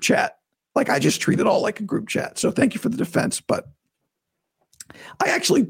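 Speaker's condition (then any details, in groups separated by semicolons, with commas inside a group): Vocal cord surgery recovery; not yet back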